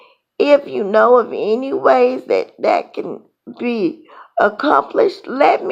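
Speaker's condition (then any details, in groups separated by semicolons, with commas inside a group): Cerebral palsy; born two months premature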